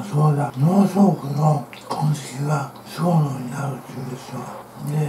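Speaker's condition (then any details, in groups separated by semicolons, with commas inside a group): Tongue cancer, partial glossectomy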